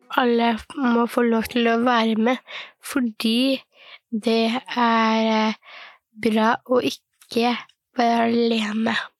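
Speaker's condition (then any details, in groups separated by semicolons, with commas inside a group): Down syndrome; chromosomal cause, needs more time to learn, age 15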